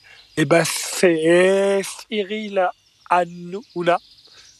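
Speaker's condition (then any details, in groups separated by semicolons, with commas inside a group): Stuttering; stutter identified at age four, first misdiagnosed as Tourette syndrome by psychiatrist in Québec; stuttering in stand-up clip, voice deliberately left unedited; prolonged sounds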